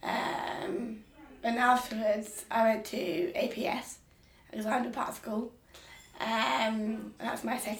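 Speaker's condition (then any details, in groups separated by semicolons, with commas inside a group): Down syndrome; Down syndrome since birth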